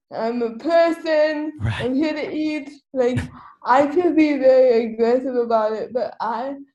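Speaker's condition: Cerebral palsy; quadriplegic, wheelchair user

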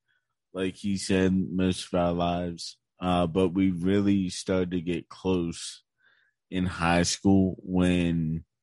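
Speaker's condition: Cerebral palsy; right side weaker than left

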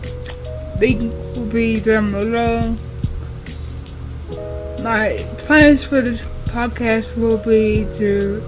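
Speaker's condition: Cerebral palsy; wheelchair user

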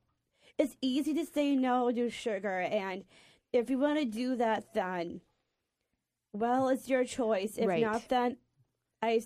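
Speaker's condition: Down syndrome

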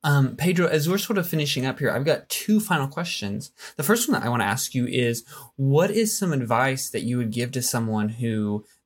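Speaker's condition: No condition

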